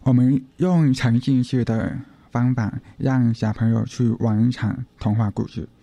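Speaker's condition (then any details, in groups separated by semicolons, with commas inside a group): Hearing impairment; uses hearing aids; wears hearing aids; host hints hearing loss may be audible to listeners, says can speak well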